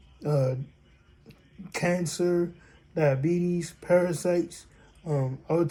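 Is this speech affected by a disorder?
Yes: cerebral palsy.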